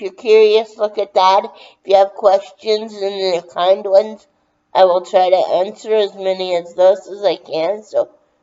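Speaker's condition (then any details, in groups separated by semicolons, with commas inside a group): Brain injury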